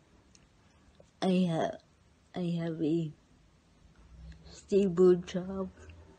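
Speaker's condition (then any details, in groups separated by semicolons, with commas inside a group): Cerebral palsy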